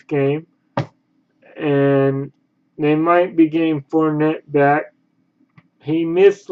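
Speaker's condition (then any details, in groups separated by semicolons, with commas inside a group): Cerebral palsy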